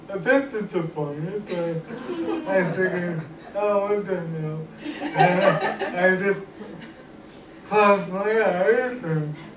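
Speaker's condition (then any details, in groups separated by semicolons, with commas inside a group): Cerebral palsy; cannot walk, uses wheelchair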